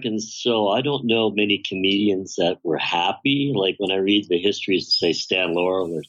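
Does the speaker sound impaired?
Yes: bilateral cleft lip and palate, severe; congenital bilateral cleft lip and palate, most serious case in British Columbia at birth, facial disfigurement; voice very distorted in childhood, hardly understandable, huge palate cleft, singing helped develop voice.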